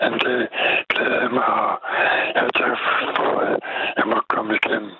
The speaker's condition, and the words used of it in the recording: Throat cancer. Så jeg har sådan, at jeg skal bruge en masse luft for at få stemmen frem.